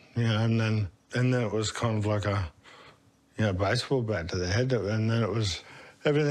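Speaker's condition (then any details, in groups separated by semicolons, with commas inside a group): Motor neurone disease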